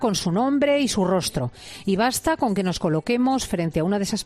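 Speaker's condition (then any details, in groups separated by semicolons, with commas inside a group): No condition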